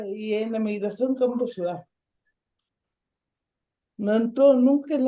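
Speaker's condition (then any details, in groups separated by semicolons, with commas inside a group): Ataxic cerebral palsy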